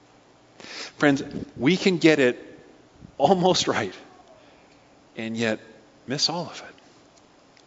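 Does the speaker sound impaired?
No.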